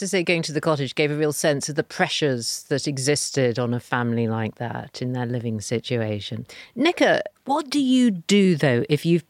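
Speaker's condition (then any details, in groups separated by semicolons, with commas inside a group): No condition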